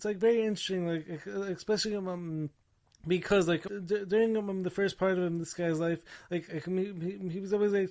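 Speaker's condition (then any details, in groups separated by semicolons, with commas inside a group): Stammer and stutter; near-fatal illness at 20, 3-day coma, 9 days ventilator, feeding tube, 4 hospitals in 6 weeks; ongoing speech issues, some improvement noted; speech impediment, described as barely able to speak; repeated sounds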